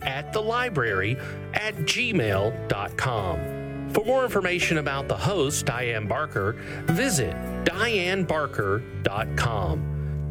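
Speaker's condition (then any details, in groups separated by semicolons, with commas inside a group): No condition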